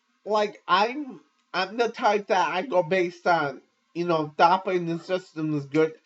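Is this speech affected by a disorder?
Yes: cerebral palsy.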